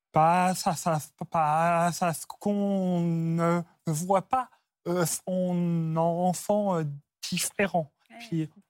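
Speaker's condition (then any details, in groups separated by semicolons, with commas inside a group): Stuttering; onset at about age 4 after grandmother's throat cancer, fluent before, once misdiagnosed as Gilles de la Tourette; no attempts to control stuttering; part-word and word repetitions, frequent euh fillers; repeated sounds, prolonged sounds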